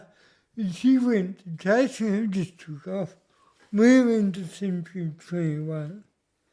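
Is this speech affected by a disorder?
Yes: cerebral palsy; speech noticeably affected.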